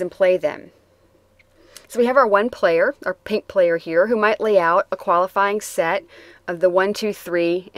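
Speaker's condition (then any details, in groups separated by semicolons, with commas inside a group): No condition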